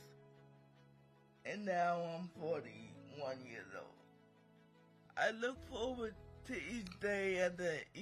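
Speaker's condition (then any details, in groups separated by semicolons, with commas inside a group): Cerebral palsy; uses wheelchair; massage therapy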